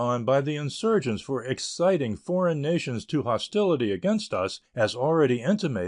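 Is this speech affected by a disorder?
No.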